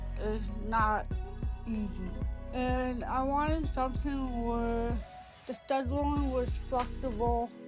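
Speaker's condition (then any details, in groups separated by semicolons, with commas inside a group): Cerebral palsy; later onset, hearing loss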